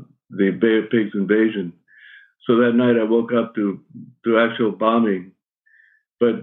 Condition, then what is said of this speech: Parkinson's disease. Excuse me, if I stumble on my words, I have Parkinson's, and sometimes it makes you shake and makes your voice kind of shaky.